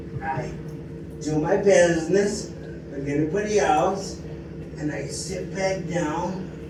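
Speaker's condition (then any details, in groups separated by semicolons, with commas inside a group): Cerebral palsy; needs substantial care assistance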